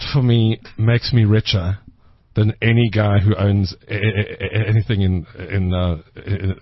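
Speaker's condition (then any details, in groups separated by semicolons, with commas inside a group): Stutter; stutter since childhood, bad in youth with strong fear of speaking, shy, later gained confidence; stuttering during interview, more on arrival, more relaxed later; worse under stress, less when relaxed, past fear made him avoid words when ordering; repeated sounds, prolonged sounds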